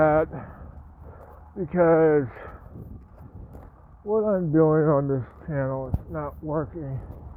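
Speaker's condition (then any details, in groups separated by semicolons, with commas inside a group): Parkinson's; speech impediment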